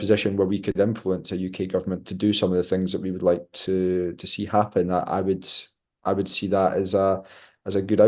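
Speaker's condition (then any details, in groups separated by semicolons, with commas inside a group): No condition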